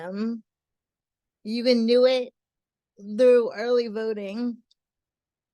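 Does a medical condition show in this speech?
Yes: cerebral palsy.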